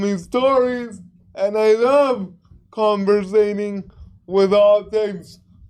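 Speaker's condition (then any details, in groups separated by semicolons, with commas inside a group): Cerebral palsy; speech therapy for communication skills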